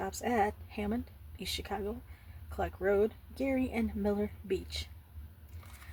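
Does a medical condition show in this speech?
No.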